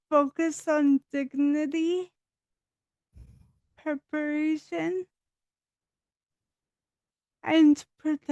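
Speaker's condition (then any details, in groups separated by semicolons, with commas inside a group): Dystonia; diagnosed age 10, now 33, on medication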